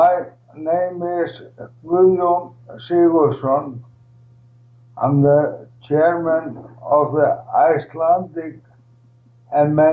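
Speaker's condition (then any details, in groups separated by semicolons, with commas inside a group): ALS, primary lateral sclerosis; first diagnosed ALS, rediagnosed PLS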